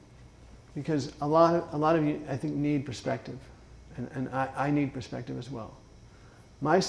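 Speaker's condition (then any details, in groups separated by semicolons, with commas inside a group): Parkinson's disease; left foot dystonia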